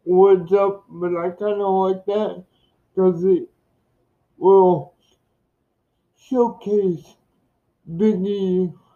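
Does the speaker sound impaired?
Yes: cerebral palsy.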